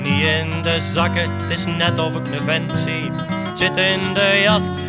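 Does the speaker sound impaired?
No.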